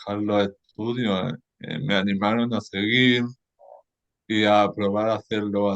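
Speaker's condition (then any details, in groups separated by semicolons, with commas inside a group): Cerebral palsy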